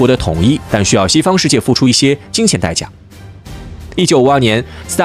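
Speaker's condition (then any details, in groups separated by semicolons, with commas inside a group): No condition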